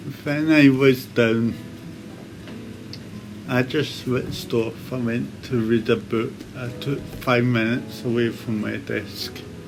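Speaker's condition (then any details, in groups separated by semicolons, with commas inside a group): Cerebral palsy; complex operation for condition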